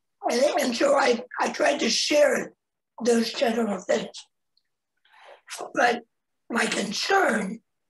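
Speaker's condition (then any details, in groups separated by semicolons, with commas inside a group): Laryngectomy; no speech 90 days post-surgery, swallowing issues after surgery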